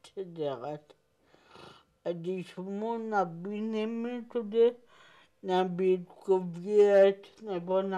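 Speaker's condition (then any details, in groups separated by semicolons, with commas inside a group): Cerebral palsy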